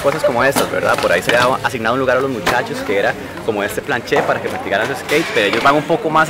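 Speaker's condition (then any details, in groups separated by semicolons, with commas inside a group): No condition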